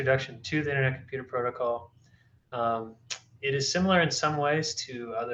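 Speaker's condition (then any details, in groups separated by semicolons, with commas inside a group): No condition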